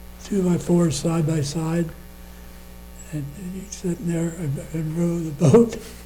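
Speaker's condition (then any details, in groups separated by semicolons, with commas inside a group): Parkinson's disease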